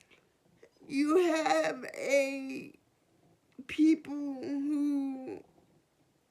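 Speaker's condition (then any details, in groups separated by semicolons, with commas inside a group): Cerebral palsy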